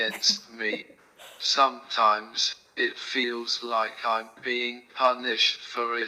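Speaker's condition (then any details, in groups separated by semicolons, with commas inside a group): Motor neurone disease; right hand onset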